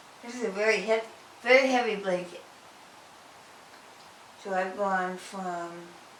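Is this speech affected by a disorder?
Yes: head and neck cancer; had speech therapy.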